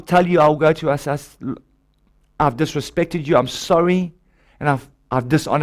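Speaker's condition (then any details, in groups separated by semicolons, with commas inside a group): No condition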